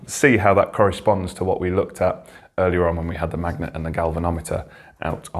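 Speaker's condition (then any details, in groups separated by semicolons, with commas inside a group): No condition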